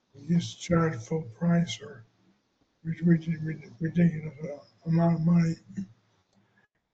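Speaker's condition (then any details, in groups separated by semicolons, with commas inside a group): Non-relapsing progressive MS; no medication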